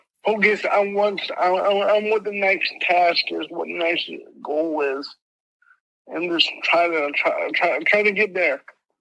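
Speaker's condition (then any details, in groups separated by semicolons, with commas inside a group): Mild cerebral palsy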